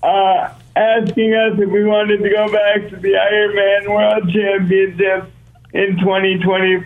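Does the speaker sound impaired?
Yes: cerebral palsy; brain-muscle disconnect, muscles do not fire properly, retrained through years of therapy; walking requires focus on every aspect, including breathing and hand placement.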